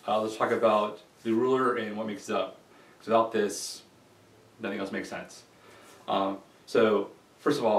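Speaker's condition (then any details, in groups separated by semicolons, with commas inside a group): No condition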